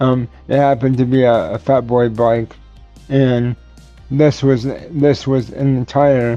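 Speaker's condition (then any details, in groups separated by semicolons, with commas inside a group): Cerebral palsy; tends to mess up words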